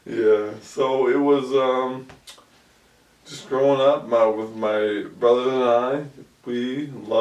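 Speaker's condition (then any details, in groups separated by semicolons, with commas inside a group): ALS; about 2 years since onset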